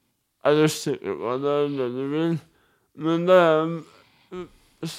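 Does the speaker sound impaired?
Yes: cerebral palsy; speech difficulties, speech challenges.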